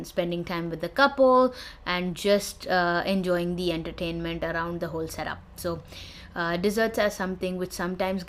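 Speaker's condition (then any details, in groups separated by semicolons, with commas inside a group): No condition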